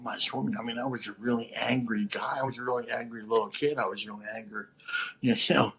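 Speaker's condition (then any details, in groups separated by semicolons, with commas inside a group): Cleft lip and palate; lisp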